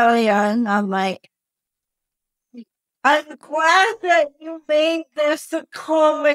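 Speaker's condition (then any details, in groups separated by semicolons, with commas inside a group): Cerebral palsy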